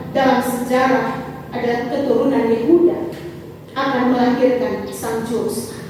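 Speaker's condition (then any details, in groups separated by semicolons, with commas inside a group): No condition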